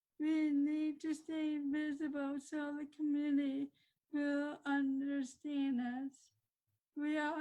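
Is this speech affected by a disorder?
Yes: cerebral palsy.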